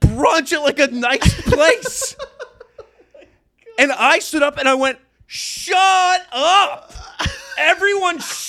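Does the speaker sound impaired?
No.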